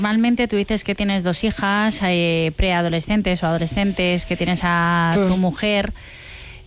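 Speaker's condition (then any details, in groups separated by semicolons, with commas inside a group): No condition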